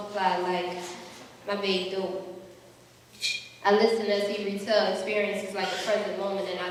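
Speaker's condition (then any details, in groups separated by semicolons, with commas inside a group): No condition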